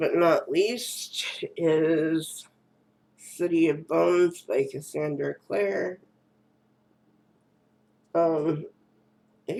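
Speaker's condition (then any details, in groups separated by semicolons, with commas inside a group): Cerebral palsy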